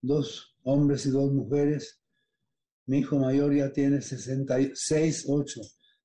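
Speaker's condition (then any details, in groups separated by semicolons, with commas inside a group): Parkinson's disease; age 93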